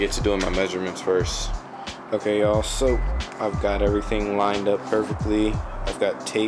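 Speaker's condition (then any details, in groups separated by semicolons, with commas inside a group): No condition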